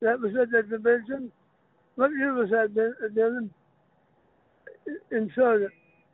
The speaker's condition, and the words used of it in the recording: Throat cancer. I speak with a very unique accent.